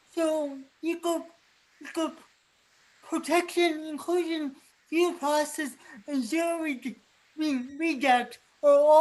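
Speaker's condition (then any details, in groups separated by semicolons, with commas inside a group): Cerebral palsy; from birth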